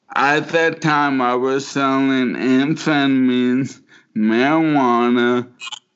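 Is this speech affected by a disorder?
Yes: motor neuron disease; form of ALS (Lou Gehrig's disease), brain not talking to muscles, first sign about 4 years ago; can no longer dance.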